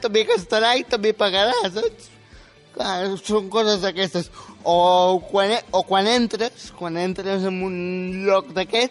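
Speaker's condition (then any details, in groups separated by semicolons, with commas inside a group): Spastic quadriplegic cerebral palsy; age 18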